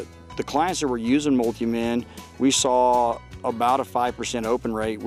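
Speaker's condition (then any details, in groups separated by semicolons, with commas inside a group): No condition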